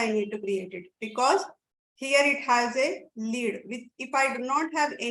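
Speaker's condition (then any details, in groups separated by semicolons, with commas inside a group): No condition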